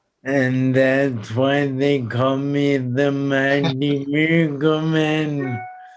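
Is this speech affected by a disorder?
Yes: traumatic brain injury; caused by accident.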